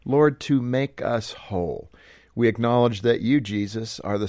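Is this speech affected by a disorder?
No.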